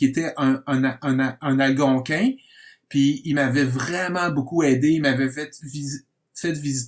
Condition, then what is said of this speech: Stuttering. Dans l'acceptation puis la normalisation du bégaiement, ça fait en sorte que plus je l'accepte, plus je normalise le bégaiement, plus je comprends son fonctionnement, moins je, bégaye aussi parce que j'arrive à le maîtriser plus.